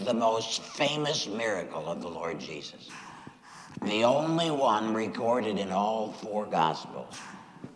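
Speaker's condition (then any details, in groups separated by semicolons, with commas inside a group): Laryngectomy after throat cancer; recurred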